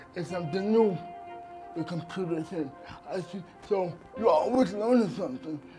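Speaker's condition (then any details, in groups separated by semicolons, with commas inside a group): Cerebral palsy; from birth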